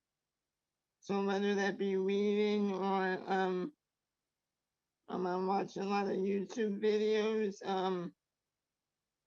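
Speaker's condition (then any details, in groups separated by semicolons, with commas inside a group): Traumatic brain injury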